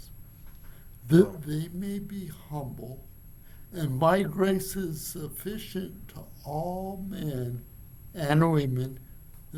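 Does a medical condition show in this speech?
Yes: cerebral palsy; from birth.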